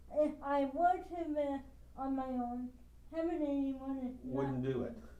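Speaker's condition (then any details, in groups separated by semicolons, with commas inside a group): Cerebral palsy, spastic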